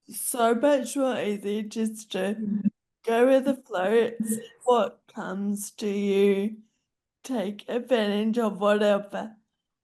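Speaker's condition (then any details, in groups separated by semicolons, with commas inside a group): Friedreich's ataxia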